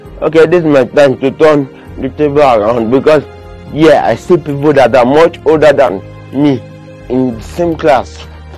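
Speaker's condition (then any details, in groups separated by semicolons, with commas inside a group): Cerebral palsy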